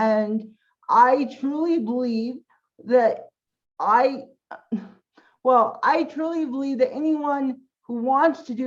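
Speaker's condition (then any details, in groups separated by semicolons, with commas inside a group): Cerebral palsy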